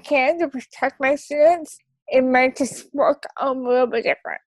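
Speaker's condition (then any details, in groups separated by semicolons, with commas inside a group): Cerebral palsy; wheelchair use, onset before birth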